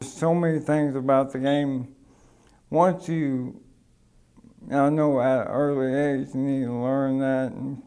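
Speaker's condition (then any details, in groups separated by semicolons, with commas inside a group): ALS (Lou Gehrig's disease); likely caused by repeated football concussions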